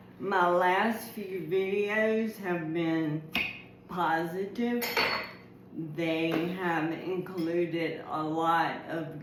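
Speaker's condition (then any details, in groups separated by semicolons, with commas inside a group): ALS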